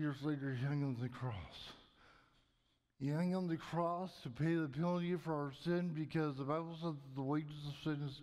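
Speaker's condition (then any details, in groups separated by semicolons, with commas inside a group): Cerebral palsy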